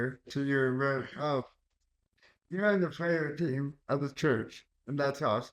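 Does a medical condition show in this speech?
Yes: cerebral palsy; caused by stroke at birth.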